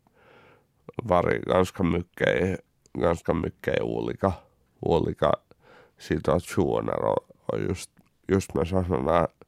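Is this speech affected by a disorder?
Yes: cerebral palsy; uses wheelchair.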